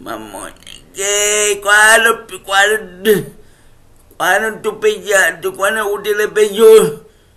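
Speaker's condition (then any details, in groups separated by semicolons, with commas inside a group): Cerebral palsy; speech affected by cerebral palsy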